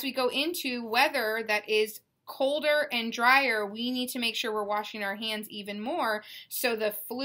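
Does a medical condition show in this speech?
No.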